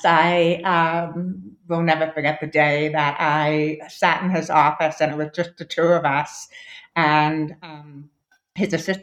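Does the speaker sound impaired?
Yes: deafness; congenital moderate-severe hearing loss, diagnosed as toddler, hearing aids, lip reading, Esteem implant plus cochlear implant.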